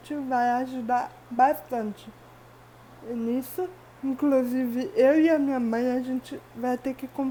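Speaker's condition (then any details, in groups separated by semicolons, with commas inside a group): Cerebral palsy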